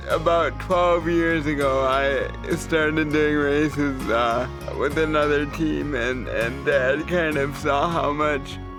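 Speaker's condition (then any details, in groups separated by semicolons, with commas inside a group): Cerebral palsy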